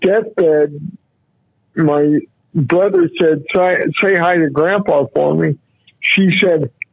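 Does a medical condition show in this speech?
Yes: cerebral palsy; constant staggering walk.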